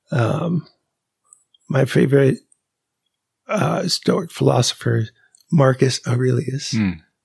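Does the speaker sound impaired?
Yes: ALS; weakness and fasciculations at onset.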